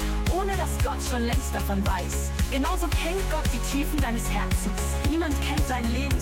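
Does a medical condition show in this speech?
No.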